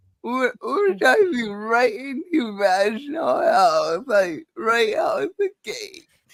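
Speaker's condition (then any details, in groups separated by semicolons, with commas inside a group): Cerebral palsy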